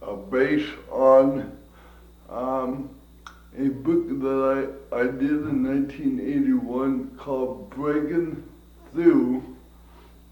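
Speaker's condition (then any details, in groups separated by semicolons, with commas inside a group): Cerebral palsy; from birth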